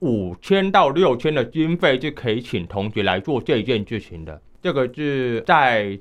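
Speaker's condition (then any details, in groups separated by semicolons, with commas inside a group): Hearing impairment, mild; unusual high-frequency hearing loss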